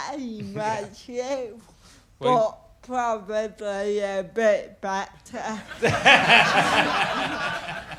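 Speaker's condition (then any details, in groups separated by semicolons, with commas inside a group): Cerebral palsy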